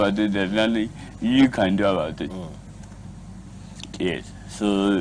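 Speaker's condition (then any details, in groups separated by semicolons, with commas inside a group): Cerebral palsy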